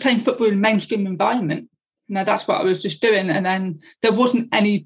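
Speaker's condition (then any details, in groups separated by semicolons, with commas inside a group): Deafness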